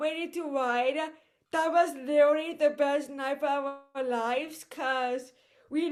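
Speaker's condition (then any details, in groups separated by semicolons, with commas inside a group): Cerebral palsy; brain bleed, right leg and arm, voice affected; physical therapy, planned foot surgery, electric wheelchair when traveling; voice affected, accent-like speech disability, voice sounds different singing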